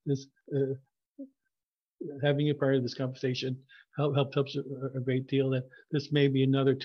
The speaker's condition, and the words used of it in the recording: Stuttering. Well, Jody, I am a person who stutters and I do have a severe stutter, but I've taken some therapy that helps me to manage my stuttering.